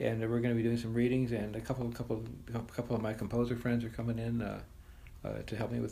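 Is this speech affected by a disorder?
Yes: Parkinson's disease.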